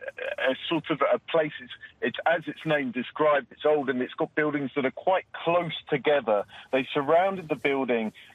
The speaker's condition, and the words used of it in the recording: None; typical speech.